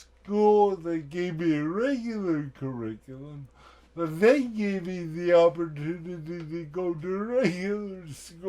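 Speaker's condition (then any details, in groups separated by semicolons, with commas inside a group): Cerebral palsy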